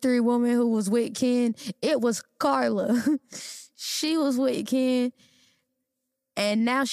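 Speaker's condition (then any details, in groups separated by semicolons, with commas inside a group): No condition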